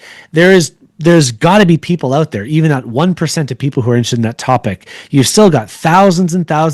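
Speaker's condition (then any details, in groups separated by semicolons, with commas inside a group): No condition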